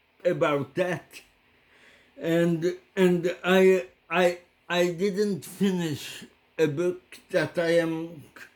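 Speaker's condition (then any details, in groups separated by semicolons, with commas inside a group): Cerebral palsy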